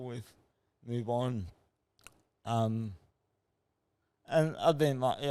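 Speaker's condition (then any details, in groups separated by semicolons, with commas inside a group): Cerebral palsy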